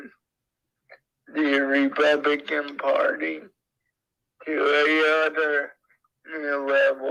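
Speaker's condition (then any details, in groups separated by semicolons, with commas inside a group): Cerebral palsy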